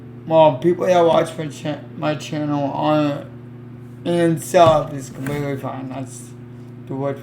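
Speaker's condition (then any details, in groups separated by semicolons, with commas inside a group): Cerebral palsy; affects legs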